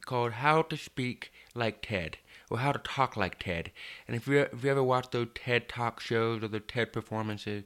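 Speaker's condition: Deafness, hard of hearing; severe hearing loss from birth

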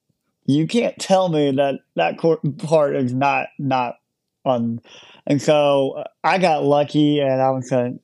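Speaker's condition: Cleft lip and palate; large hole in mouth at birth

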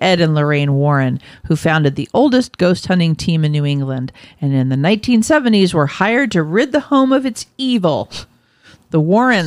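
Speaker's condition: No condition

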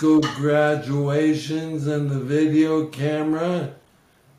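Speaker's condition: ALS; ongoing

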